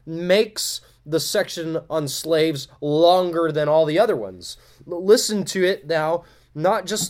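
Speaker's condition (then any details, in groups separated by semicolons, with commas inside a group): No condition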